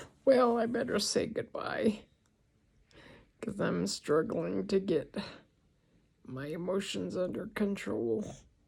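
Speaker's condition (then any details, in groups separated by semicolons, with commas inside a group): ALS; breathing expected to worsen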